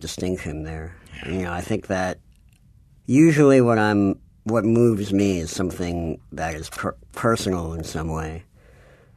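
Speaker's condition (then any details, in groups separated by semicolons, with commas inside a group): Cleft palate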